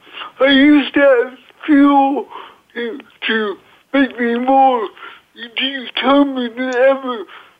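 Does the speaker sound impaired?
Yes: cerebral palsy.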